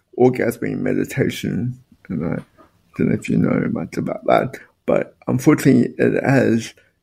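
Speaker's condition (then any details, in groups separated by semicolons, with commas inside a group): Spastic quadriplegic cerebral palsy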